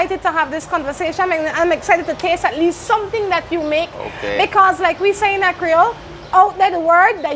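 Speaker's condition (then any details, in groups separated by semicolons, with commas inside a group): No condition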